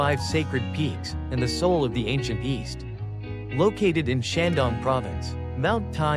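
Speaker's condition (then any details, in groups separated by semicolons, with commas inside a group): No condition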